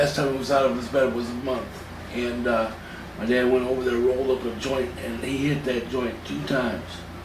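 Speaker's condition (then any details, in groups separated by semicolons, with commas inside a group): Cerebral palsy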